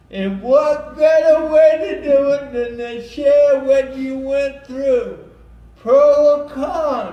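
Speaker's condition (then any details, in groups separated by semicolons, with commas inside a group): Cerebral palsy; since birth, brain damage at birth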